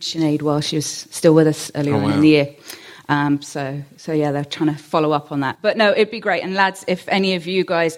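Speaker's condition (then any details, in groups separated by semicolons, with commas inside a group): No condition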